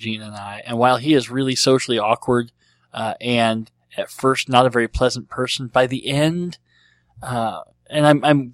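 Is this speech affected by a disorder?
Yes: cleft lip and palate; treated as a baby.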